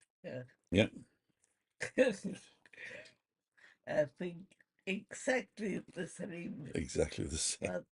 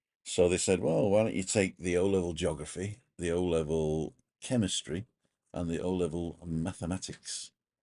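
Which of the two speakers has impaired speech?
The first: multiple sclerosis.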